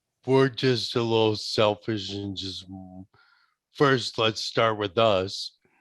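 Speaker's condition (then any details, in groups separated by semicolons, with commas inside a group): ALS; diagnosed age 48, investigational therapy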